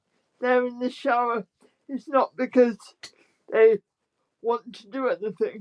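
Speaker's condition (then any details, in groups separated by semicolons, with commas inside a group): Spastic quadriplegic cerebral palsy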